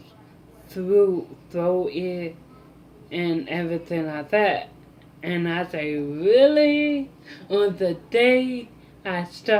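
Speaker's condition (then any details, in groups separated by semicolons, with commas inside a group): Mild cerebral palsy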